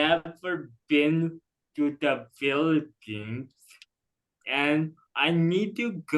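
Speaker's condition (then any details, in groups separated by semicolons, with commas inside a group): Cerebral palsy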